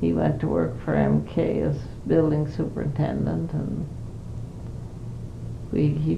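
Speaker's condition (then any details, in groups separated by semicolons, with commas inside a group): Parkinson's disease; not very able to do much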